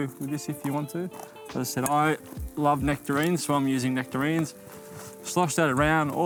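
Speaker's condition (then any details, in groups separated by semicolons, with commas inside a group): No condition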